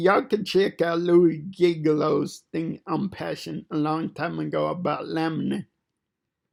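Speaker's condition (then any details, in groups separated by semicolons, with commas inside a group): Cerebral palsy; fine motor impairment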